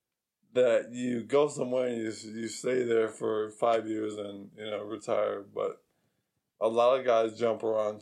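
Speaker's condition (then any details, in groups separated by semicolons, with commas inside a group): ALS; progressive weakness, reduced athletic performance before diagnosis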